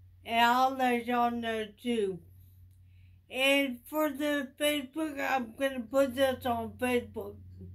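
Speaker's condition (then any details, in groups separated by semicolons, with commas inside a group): Traumatic brain injury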